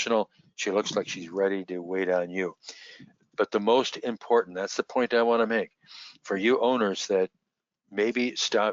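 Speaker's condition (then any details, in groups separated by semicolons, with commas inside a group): No condition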